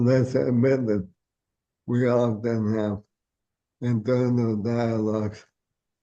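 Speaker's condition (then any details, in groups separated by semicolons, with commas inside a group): ALS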